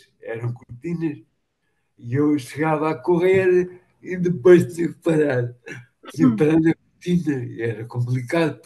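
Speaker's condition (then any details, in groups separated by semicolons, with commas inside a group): Machado-Joseph disease (sca3)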